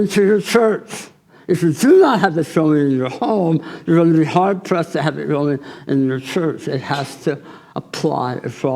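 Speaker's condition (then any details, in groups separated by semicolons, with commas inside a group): Tongue cancer surgery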